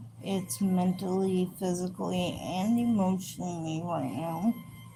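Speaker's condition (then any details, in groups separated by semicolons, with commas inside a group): Cerebral palsy; head often turned sideways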